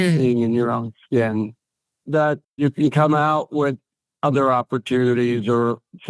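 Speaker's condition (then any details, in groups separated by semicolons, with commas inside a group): ALS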